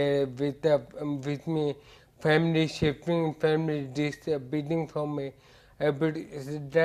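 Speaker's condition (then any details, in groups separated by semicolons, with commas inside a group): Ataxia; difficulty walking and speaking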